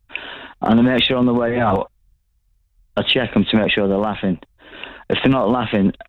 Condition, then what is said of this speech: Parkinson's disease. I'm finding some issues trying to find the words to actually come out of my mouth.